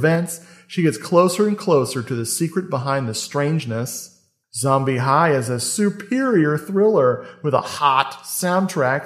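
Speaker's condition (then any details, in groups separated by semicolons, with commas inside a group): No condition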